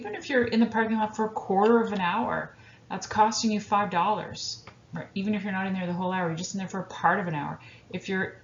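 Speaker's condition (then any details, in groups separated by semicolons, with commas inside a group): No condition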